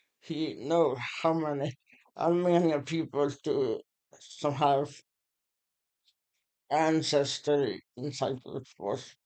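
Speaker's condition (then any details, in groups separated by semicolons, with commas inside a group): Muscular Parkinson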